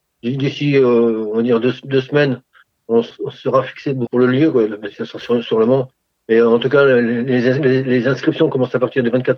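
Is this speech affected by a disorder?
Yes: Parkinson's disease; regular table tennis with able-bodied players, Ping Pong Parkinson championships for 4 years.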